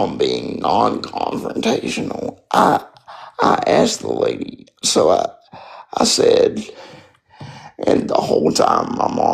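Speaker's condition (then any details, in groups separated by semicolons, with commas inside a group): Spastic quadriplegic cerebral palsy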